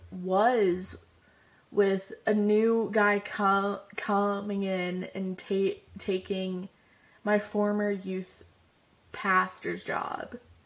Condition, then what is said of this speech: Stuttering. I've made friends in my favorite coffee shop and I stutter, and I don't need to explain myself.